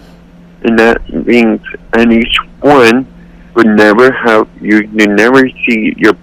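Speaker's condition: Cerebral palsy; accepts own voice

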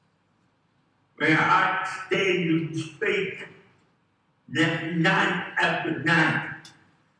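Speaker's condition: Cerebral palsy; from birth

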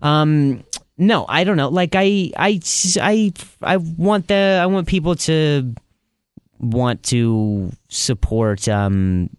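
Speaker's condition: Stutter, acquired, from concussion; caused by concussion from softball injury, went to sleep on concussion; few years since onset; repeated words, prolonged sounds

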